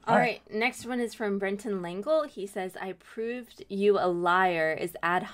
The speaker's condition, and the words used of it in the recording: No condition.